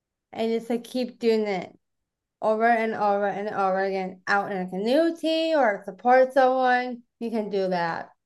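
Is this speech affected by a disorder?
Yes: Down syndrome; Down syndrome from birth, born without esophagus, blocked bowel, surgery right after birth, cord wrapped around throat three times; 28 years old; may be a little hard to understand, mother helps a little, host understood nearly everything, host once asked for a repeat.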